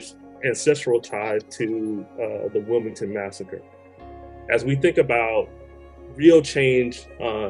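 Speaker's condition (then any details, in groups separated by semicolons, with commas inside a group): No condition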